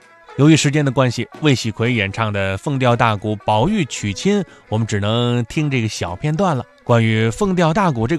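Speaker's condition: No condition

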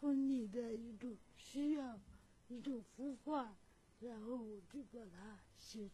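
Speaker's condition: Cerebral palsy; from birth, breech delivery with oxygen deprivation, impaired mobility, handwriting very difficult; unclear articulation, self-described in own poem

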